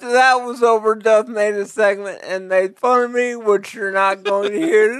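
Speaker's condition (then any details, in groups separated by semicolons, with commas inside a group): Cerebral palsy; difficulty typing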